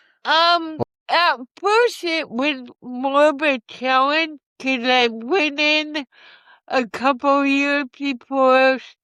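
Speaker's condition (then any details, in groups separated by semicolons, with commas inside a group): Cerebral palsy; from birth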